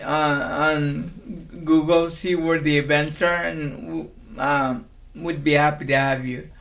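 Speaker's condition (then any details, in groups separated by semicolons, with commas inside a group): Cerebral palsy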